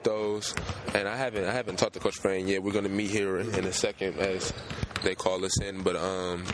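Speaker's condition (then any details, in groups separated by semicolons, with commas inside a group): No condition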